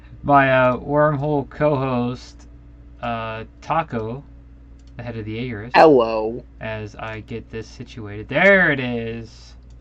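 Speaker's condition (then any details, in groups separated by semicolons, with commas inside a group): No condition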